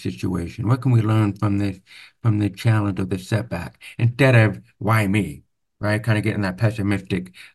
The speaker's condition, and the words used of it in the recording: Deafness. At that moment, I realized that my deaf accent isn't a flaw, it's a feature, right?